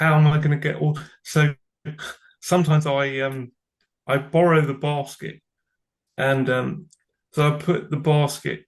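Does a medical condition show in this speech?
Yes: cerebral palsy; from birth.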